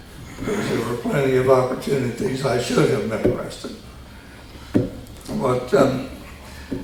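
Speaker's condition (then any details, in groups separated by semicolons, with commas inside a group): Tongue cancer surgery; both sides of tongue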